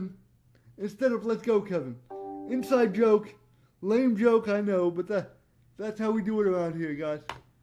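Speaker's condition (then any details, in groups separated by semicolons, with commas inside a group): Cerebral palsy; voice tone sometimes odd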